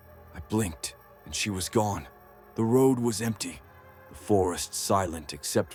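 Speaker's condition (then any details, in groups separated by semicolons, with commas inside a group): No condition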